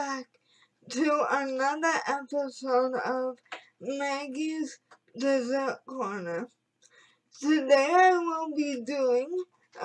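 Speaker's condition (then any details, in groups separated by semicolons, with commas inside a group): Cerebral palsy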